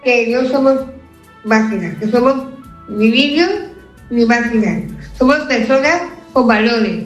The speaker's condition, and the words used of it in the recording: Down syndrome. Fíjate que claro lo está expresando, ¿eh?